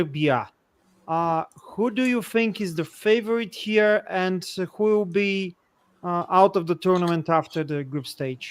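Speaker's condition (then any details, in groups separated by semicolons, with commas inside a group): No condition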